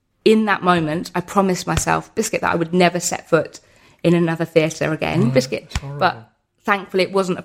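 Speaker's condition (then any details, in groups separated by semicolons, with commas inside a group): Tourette's syndrome; wheelchair user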